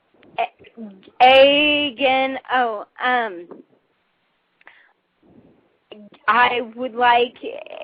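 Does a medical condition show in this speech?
Yes: cerebral palsy.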